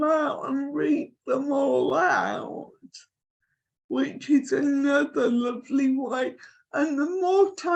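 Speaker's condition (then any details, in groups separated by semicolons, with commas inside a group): Cerebral palsy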